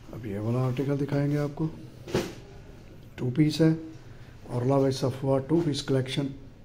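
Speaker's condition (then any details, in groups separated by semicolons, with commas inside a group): No condition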